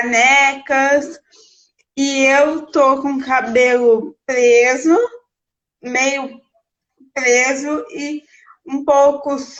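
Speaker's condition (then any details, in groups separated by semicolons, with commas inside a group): Cerebral palsy; from birth, premature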